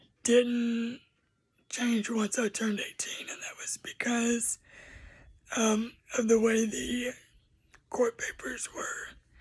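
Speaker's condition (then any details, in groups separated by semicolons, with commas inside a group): Cerebral palsy; uses a wheelchair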